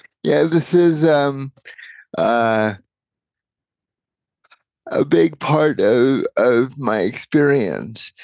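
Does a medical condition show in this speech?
Yes: cerebral palsy.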